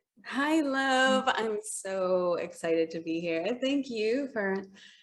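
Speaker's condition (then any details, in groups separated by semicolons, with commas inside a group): No condition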